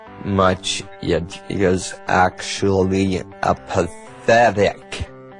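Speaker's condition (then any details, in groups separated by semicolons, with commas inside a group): Multiple sclerosis; severe shaking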